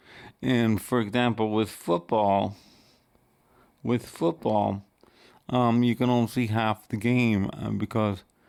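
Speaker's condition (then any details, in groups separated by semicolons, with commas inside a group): Cerebral palsy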